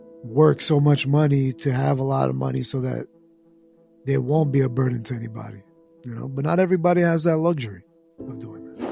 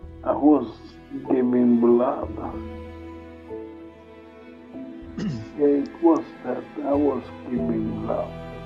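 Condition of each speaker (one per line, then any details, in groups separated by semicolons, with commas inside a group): No condition
Multiple sclerosis; progressive form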